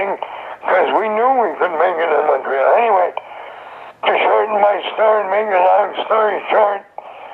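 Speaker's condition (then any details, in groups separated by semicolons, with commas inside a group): Throat cancer; survivor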